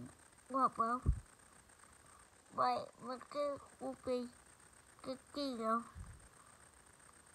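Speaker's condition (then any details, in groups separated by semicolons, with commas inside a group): Cerebral palsy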